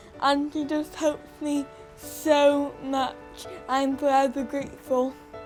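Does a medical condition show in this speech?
Yes: cerebral palsy.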